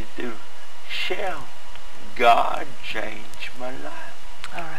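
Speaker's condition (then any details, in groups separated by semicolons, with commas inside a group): Cerebral palsy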